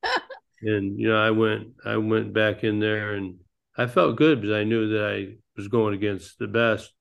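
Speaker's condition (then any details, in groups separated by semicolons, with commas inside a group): Parkinson's disease; man nearly 66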